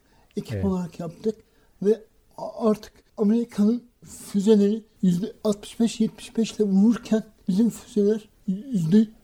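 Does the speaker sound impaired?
Yes: cerebral palsy; no speech until age 6, school speech difficulty, reading not fluent, practised reading aloud before mirror.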